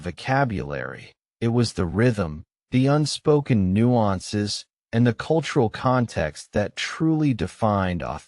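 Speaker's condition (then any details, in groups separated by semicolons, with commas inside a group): No condition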